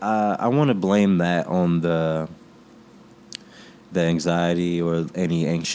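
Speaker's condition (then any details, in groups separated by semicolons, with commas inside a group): No condition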